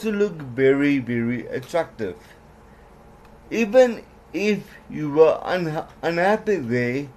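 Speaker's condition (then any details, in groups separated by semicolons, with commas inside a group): Cerebral palsy; cycled 6-7 hours daily for 7 months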